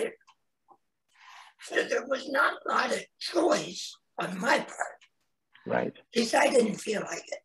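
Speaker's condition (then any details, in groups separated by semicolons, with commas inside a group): Laryngectomy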